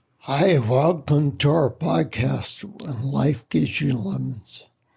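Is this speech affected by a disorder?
Yes: spinocerebellar ataxia.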